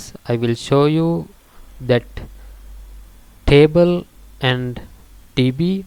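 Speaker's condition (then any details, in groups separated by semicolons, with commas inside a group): No condition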